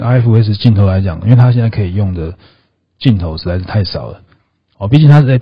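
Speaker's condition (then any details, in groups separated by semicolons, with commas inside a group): No condition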